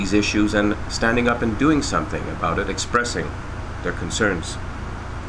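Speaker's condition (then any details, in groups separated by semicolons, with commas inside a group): No condition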